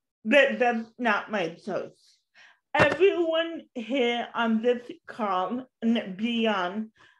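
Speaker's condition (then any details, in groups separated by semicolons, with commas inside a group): Cerebral palsy; since birth, walks with walker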